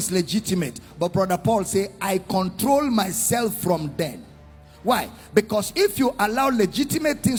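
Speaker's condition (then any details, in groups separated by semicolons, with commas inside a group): No condition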